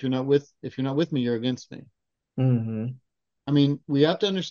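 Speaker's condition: No condition

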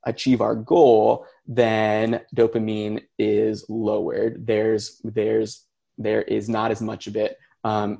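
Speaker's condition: Stuttering, mild; onset age three, childhood word switching, no school therapy, two-week intensive fluency shaping, basal ganglia timing; slight stutter, feared sounds k, speaking more difficult; repeated words, prolonged sounds

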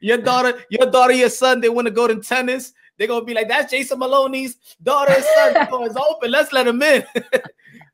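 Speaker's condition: No condition

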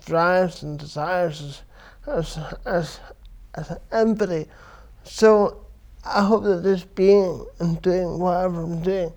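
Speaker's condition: Cerebral palsy; affects verbal speech

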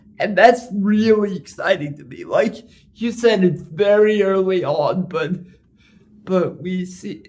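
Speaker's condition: Cerebral palsy; ride-sharing like Uber an obstacle

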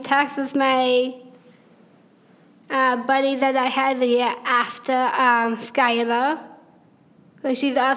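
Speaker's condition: Down syndrome; congenital

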